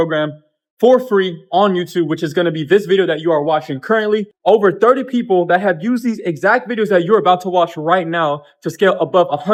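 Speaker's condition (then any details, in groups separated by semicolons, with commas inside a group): No condition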